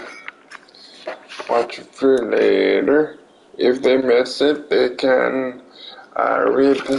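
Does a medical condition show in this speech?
Yes: cerebral palsy; limbs affected.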